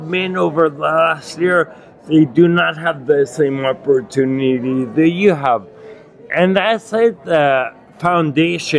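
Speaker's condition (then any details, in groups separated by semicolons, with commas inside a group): Acquired ataxia (lance-adams syndrome); dysarthria, tongue biting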